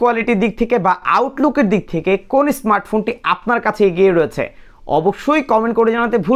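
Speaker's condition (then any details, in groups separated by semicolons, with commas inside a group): No condition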